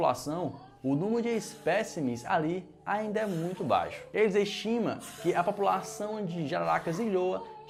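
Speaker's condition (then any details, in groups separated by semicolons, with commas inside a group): No condition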